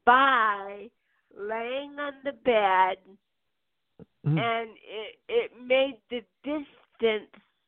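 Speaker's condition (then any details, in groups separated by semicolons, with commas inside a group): Cerebral palsy; birth onset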